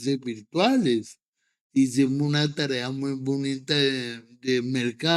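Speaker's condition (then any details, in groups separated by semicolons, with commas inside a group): Cerebral palsy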